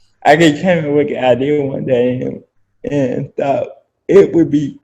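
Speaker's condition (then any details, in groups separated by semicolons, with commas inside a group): Spastic quadriplegic cerebral palsy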